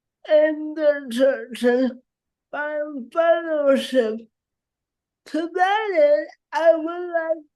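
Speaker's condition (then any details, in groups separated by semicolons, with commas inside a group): Cerebral palsy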